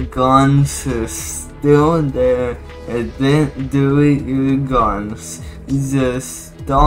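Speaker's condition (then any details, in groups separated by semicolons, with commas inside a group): Cerebral palsy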